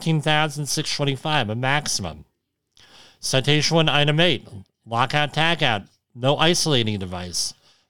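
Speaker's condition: Cleft lip and palate; has tinnitus

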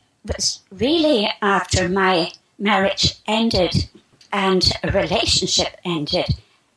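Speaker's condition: Spasmodic dysphonia; about 3 years since onset

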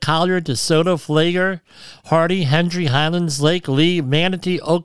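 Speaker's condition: Cleft lip and palate

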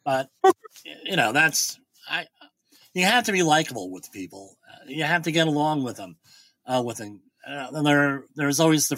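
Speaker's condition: Bilateral cleft lip and palate

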